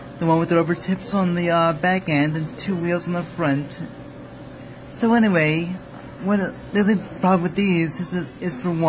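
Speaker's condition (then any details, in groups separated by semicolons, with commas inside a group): Cerebral palsy; speaks fast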